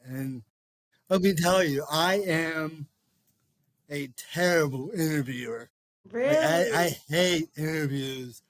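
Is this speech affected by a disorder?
Yes: cerebral palsy; speech affected.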